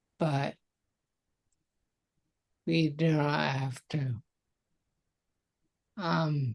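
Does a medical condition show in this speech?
Yes: multiple sclerosis.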